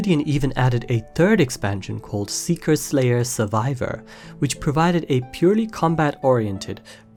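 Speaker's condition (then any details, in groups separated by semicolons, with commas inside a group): No condition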